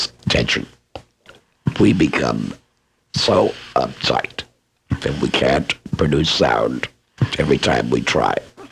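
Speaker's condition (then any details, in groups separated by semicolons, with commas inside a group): Laryngectomy, oesophageal; esophageal voice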